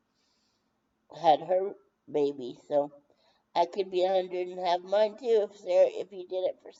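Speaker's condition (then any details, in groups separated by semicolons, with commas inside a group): Brain injury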